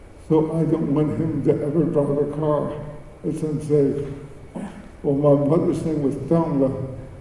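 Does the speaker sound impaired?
Yes: cerebral palsy; speech.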